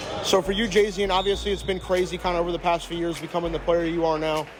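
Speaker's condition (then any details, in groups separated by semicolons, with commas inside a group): No condition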